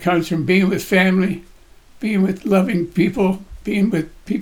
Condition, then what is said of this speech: Parkinson's disease. So I'm dealing with Parkinson's disease, so my voice shakes, I shake, I'm all over the place, but you guys are just going to have to put up with it.